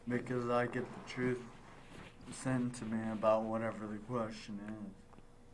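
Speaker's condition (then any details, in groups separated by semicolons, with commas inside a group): Traumatic brain injury; now talking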